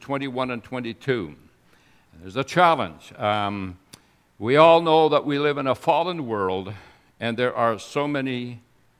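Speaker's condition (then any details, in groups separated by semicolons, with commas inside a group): No condition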